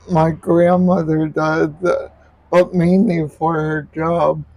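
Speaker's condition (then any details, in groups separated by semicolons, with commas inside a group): Cerebral palsy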